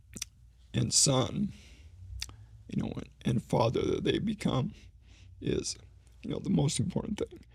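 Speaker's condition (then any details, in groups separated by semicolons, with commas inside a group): ALS; slowly progressing form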